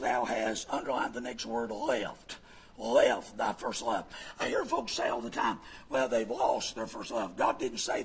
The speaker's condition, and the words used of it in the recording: Vocal cord paralysis. But my vocal cords are paralyzed. They don't come together. They don't move.